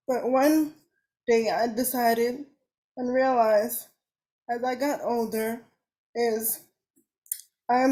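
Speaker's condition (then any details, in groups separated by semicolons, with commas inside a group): Cerebral palsy; uses wheelchair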